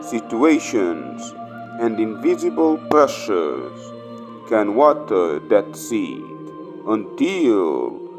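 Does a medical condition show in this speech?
No.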